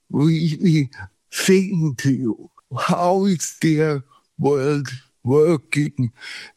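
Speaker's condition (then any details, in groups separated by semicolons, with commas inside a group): Cerebral palsy; from birth, no breathing first 40 minutes, feet opposite of Charlie Chaplin, shaking body, cramps, pain; cramp and pain free in Thailand, pain returns in Sweden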